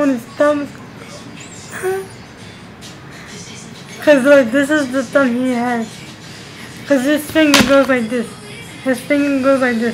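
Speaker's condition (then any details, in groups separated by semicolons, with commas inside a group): Cerebral palsy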